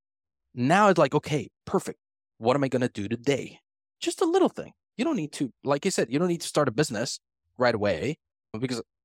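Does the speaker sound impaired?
No.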